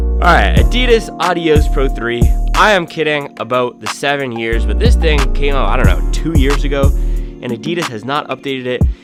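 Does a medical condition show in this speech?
No.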